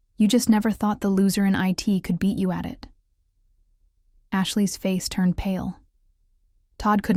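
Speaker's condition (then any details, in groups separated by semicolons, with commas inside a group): No condition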